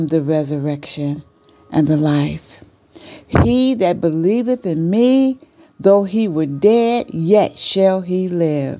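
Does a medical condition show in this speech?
No.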